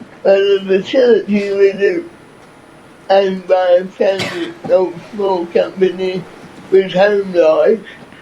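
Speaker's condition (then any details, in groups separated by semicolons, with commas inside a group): Cerebral palsy; from birth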